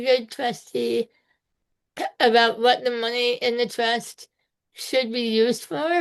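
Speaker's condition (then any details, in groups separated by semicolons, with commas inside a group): Spinal muscular atrophy type two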